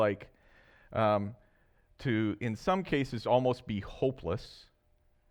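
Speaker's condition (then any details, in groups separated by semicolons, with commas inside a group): No condition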